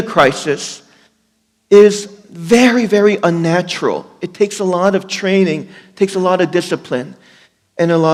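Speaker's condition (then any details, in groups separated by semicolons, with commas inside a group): No condition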